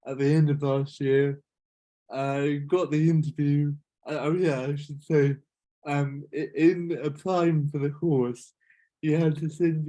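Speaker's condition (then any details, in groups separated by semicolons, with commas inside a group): Cerebral palsy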